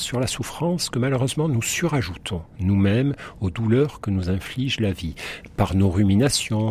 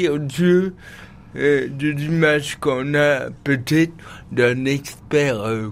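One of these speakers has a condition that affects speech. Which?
The second: cerebral palsy; from birth, cord strangulation, oxygen loss at birth.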